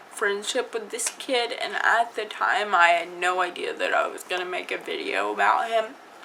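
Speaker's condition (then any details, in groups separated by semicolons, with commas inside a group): Cerebral palsy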